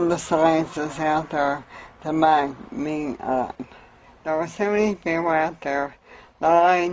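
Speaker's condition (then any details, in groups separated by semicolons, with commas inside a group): Amyotrophic lateral sclerosis; diagnosed at age 36, lost use of arms, lost balance later regained; about 24 years since diagnosis, smokes cannabis since Florida vacation, said to help clear lungs; lost ability to cough, choked on saliva, choking resolved with cannabis, speech improved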